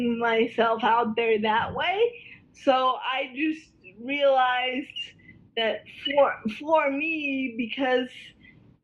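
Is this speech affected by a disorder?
Yes: cerebral palsy; spastic quadriplegia, all four limbs, oxygen loss at birth.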